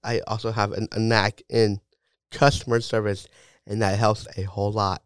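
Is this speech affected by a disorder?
Yes: Down syndrome; diagnosis explained by parents in first grade, loose ligaments, low muscle tone; age 22, physical therapy, injuries and flare ups since high school; self-described natural gift in talking, loves talking to crowds, public speaker, gave TED talk.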